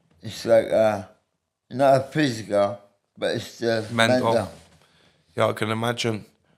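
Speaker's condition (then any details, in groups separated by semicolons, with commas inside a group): Medication-induced speech impediment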